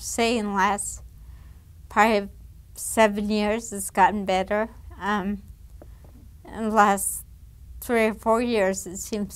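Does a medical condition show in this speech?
Yes: damaged diaphragm.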